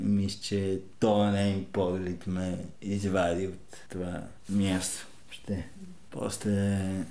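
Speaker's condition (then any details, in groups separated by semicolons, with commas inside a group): Cerebral palsy; oxygen loss at birth, stroke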